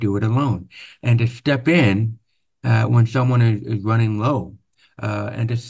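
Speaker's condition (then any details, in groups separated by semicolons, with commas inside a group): Profound hearing loss, deaf accent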